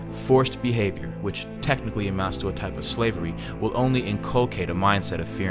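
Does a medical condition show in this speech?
No.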